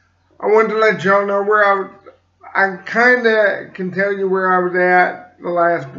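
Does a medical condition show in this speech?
Yes: cerebral palsy; slight speech impediment.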